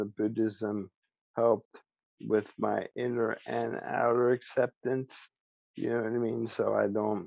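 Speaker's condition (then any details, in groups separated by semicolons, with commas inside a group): ALS; speech still preserved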